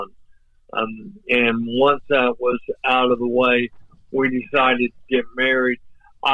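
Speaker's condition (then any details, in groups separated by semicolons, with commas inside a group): ALS; voice off but clear and understandable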